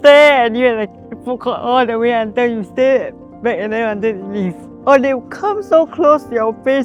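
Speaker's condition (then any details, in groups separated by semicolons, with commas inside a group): Cerebral palsy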